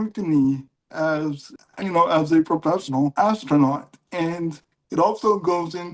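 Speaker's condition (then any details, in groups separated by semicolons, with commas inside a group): Cerebral palsy; mild case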